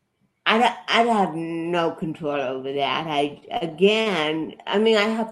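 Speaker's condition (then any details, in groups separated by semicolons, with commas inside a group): Cerebral palsy; affects body movements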